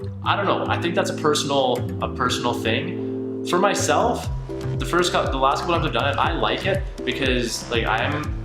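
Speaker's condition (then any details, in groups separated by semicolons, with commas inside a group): No condition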